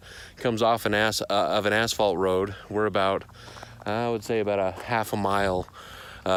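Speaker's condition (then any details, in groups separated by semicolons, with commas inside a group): No condition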